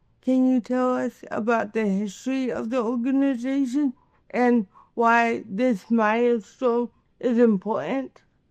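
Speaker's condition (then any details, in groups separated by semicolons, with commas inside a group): Cerebral palsy; with developmental disabilities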